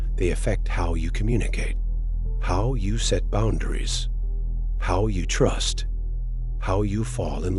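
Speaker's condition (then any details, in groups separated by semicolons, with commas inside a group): No condition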